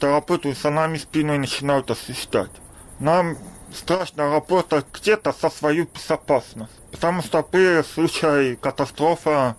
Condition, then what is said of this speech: Deafness. Я плохо слышу, но говорить могу.